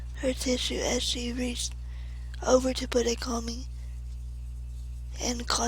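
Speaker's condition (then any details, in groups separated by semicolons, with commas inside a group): Cerebral palsy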